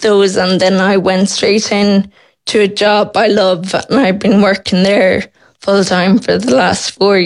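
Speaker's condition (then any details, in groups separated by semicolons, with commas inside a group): Friedreich's ataxia; speech expected to disappear, synthetic voice expected, swallow worsening toward thickeners, breathing may need ventilator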